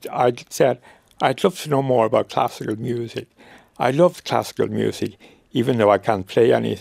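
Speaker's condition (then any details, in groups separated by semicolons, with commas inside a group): Motor neuron disease; wheelchair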